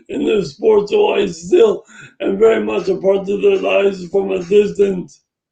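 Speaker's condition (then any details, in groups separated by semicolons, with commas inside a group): Brain injury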